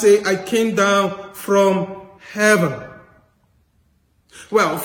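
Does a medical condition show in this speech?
No.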